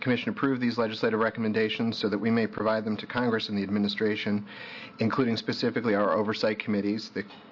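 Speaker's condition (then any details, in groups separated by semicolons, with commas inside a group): No condition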